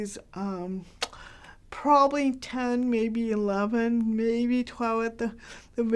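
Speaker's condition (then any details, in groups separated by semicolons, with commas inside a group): Cerebral palsy, mild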